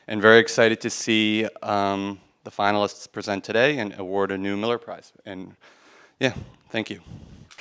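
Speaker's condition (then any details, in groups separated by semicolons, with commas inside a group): No condition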